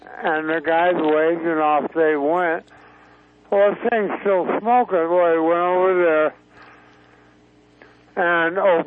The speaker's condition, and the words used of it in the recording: Stroke. Now, look, I don't normally call people because I had a stroke a couple of years ago, and I'm not good verbally.